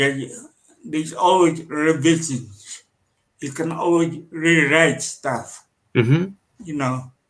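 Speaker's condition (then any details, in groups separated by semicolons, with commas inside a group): Cerebral palsy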